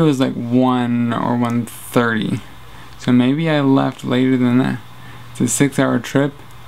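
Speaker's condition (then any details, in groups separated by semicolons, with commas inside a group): Traumatic brain injury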